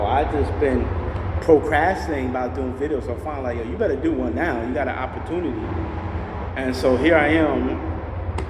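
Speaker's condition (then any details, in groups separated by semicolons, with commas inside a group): No condition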